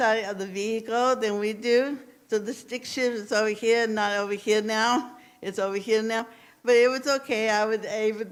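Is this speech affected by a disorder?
Yes: cerebral palsy.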